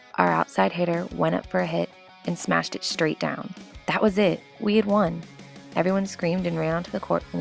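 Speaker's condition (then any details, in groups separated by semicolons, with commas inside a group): No condition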